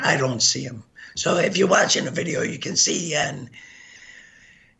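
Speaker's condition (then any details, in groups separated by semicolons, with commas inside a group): Gunshot injury to voice box; hit spine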